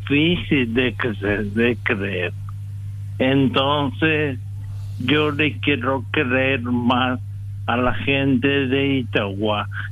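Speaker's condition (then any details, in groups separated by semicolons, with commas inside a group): Tracheostomy after stroke; stroke as brain bleed, 12 days in coma, initially double vision, one eye deviated; tracheostomy in place, doing exercises; speaks differently because of tracheostomy, expects to speak by november or december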